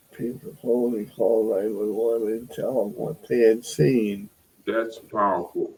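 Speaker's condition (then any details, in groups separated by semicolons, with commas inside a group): Parkinson's disease; loses train of thought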